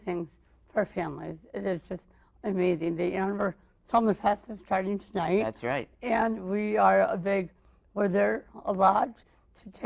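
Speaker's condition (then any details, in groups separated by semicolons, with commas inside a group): Mild cerebral palsy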